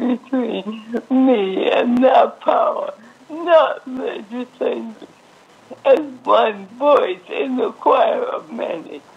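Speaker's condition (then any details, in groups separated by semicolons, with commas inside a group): ALS; all limbs affected except left hand, declined tracheostomy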